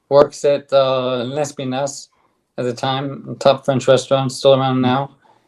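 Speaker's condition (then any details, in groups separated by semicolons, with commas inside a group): ALS; on drug, stronger bite, speaks better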